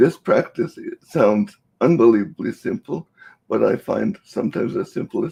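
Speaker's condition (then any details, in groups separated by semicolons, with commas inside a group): Cerebral palsy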